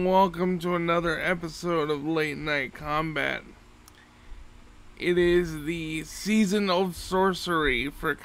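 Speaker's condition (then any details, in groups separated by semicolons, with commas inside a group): Cerebral palsy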